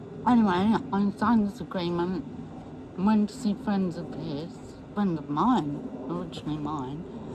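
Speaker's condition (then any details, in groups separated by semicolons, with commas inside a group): MND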